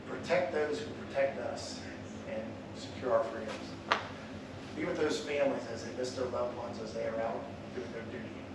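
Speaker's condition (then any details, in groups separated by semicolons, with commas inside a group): No condition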